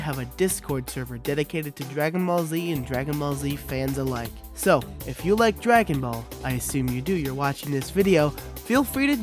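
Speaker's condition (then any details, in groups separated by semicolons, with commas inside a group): No condition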